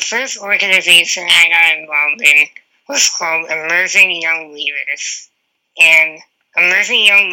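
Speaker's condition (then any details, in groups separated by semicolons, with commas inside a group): Spinal muscular atrophy; about 2 years since diagnosis, on Spinraza injections, severe symptoms after first injection, ICU stay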